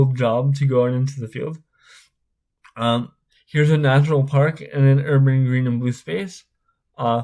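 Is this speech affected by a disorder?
Yes: spastic cerebral palsy.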